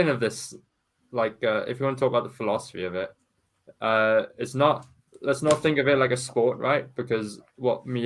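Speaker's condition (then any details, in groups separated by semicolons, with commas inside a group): No condition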